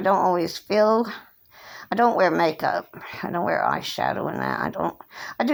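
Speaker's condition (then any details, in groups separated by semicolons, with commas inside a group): Cerebral palsy; since birth, hand tremors; age 57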